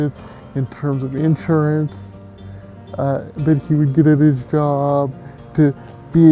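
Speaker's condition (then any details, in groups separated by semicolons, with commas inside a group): Cerebral palsy; from birth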